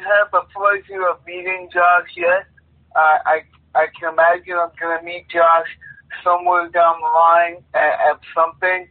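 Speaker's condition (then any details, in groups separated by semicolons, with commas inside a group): Cerebral palsy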